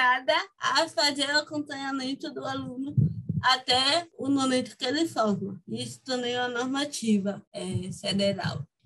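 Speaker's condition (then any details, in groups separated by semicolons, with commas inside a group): Cerebral palsy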